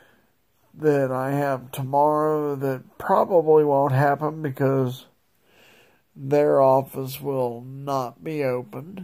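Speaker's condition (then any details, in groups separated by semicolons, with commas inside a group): Multiple sclerosis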